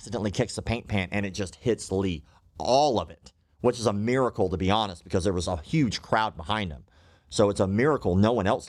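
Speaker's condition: Cleft lip and palate

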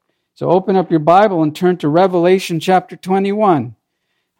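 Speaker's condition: No condition

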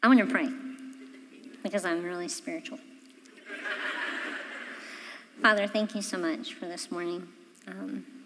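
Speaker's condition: Cleft palate; congenital

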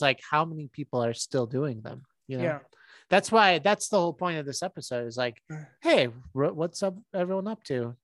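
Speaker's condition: No condition

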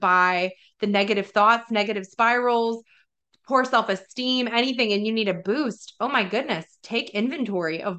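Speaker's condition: No condition

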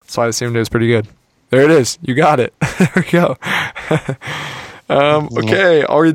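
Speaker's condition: No condition

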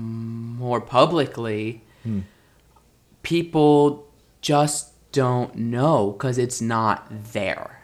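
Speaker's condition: Stuttering; not caused by nervousness; varies with excitement, worse when hurt, stuttered on tour stage, stuttered a lot in Grease audition; prolonged sounds, blocks

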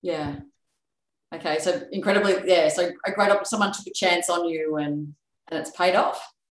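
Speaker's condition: No condition

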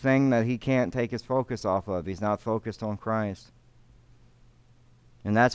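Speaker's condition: No condition

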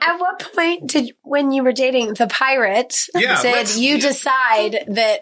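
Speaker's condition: No condition

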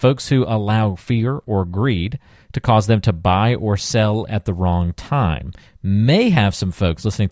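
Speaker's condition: No condition

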